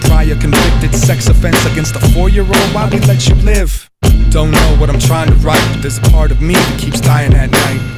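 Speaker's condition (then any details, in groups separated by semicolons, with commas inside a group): No condition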